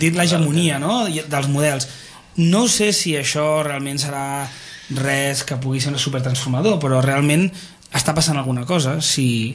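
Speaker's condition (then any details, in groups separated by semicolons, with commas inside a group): No condition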